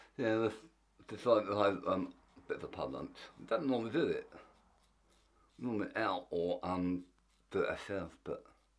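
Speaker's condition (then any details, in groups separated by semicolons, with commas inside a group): Tongue cancer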